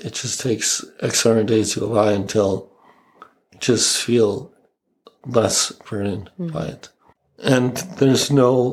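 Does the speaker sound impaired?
Yes: ALS; father Bob Snow died of ALS, right hand and forearm affected, left hand partly weak, feeding tube, clinical trial drug; tongue affected but unchanged, predicted speech loss within a year not happened, voice changed, sounds older, voice challenges at work.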